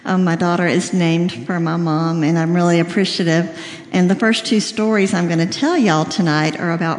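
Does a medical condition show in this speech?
Yes: cleft lip and palate, severe.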